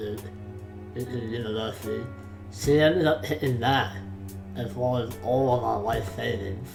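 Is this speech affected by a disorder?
Yes: facial palsy; congenital, Goldenhar syndrome, right face, cleft palate; many surgeries; lifelong speech impediment, cannot speak properly.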